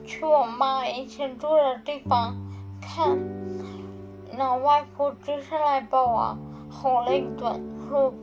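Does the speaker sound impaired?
Yes: cerebellar atrophy, hereditary; slurred speech first.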